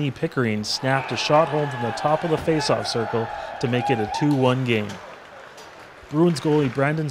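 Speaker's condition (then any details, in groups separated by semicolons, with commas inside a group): No condition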